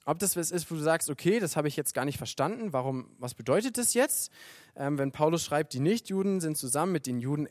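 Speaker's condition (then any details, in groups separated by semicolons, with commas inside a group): No condition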